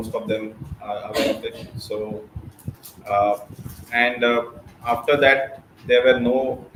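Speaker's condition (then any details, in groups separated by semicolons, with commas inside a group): No condition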